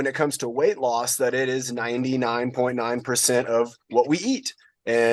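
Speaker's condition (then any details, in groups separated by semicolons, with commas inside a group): No condition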